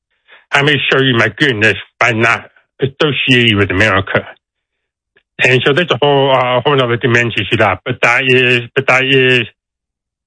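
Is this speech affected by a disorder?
Yes: deafness; deaf accent.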